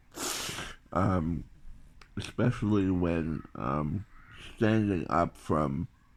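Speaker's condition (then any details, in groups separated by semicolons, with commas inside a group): Tongue cancer surgery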